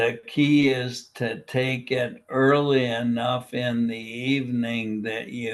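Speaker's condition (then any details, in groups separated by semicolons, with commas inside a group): Primary lateral sclerosis, bulbar onset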